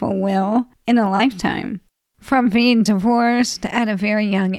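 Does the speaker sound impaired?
Yes: ALS; als onset in hand at 38, thumb-forefinger muscle loss, very little hand strength, very slow progression; body changing with disease, described as dying; still able to swallow and eat without choking, feeding tube not yet used.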